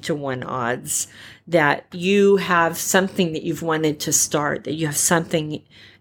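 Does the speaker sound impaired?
Yes: repaired cleft palate, cleft palate without cleft lip; congenital cleft, roof of mouth only, single repair by plastic surgeon at about 9 months; uses voice for radio hosting, singing and public speaking.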